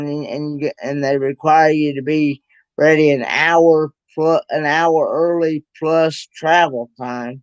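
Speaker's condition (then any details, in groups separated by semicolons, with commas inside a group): Cerebral palsy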